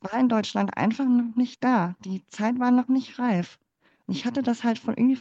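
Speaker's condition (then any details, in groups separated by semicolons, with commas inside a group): Cleft palate; congenital, born in former GDR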